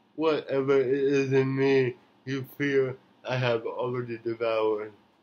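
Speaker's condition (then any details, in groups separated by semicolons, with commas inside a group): Cerebral palsy; since birth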